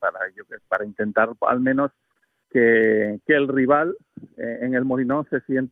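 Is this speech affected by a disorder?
No.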